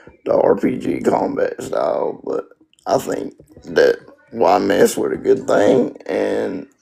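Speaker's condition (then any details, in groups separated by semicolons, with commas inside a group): Spastic quadriplegic cerebral palsy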